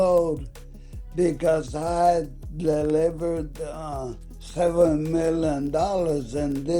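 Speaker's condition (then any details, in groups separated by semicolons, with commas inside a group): ALS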